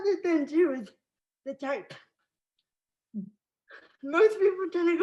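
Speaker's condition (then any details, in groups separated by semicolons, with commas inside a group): Spastic cerebral palsy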